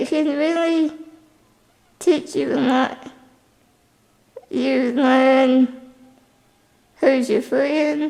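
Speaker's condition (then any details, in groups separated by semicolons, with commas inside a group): Spinal muscular atrophy type 2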